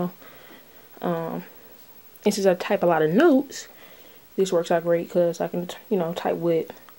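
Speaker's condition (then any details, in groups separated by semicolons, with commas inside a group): No condition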